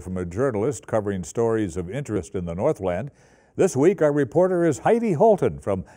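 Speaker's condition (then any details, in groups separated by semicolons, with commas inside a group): No condition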